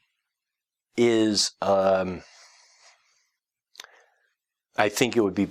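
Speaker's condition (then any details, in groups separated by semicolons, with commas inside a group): No condition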